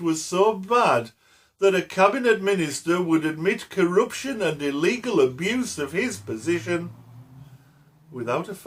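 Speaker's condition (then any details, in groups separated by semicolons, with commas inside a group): No condition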